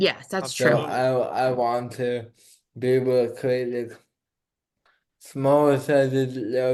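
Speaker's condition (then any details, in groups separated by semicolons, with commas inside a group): Cerebral palsy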